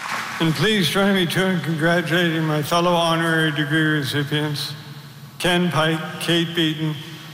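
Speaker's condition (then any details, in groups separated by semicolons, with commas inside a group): Parkinson's disease; chronic, impaired brain dopamine production; speaking requires intense concentration, thinking and talking together increasingly hard, voice may weaken, shouts to compensate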